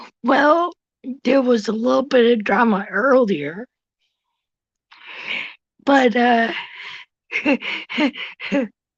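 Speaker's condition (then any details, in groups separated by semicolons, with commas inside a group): Cerebral palsy; tracheotomy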